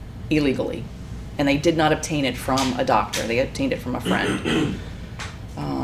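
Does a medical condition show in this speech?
No.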